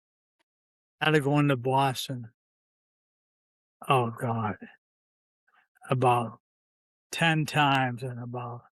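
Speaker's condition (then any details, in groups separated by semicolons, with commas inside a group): ALS, C9 mutation; limb onset in fingers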